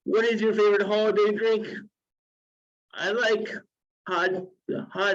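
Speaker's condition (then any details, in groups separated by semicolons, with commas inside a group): Cerebral palsy, severe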